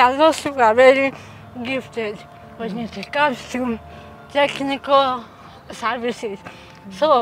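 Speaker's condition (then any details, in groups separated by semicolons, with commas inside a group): Cerebral palsy; from birth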